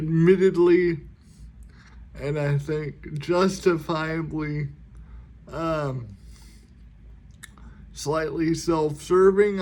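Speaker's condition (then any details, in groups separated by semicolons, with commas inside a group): Cerebral palsy; speaks slower at times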